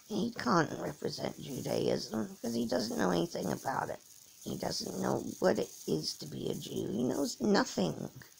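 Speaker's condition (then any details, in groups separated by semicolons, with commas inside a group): Cerebral palsy; from birth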